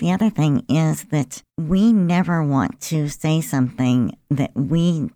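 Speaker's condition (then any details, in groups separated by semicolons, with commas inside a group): Cleft lip and palate; about 50-some years ago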